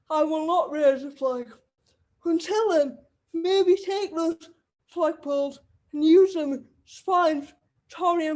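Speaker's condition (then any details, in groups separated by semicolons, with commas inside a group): Cerebral palsy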